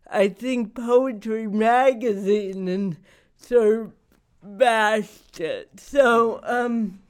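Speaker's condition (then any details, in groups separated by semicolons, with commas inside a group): Cerebral palsy; not degenerative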